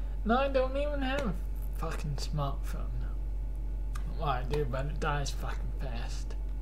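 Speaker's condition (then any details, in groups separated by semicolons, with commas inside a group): Cerebral palsy; cannot stand beyond 10 minutes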